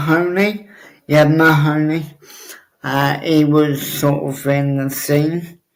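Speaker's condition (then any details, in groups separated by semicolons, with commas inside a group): Cerebral palsy; wheelchair user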